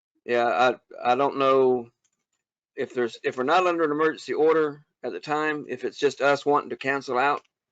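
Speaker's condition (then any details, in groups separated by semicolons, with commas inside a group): No condition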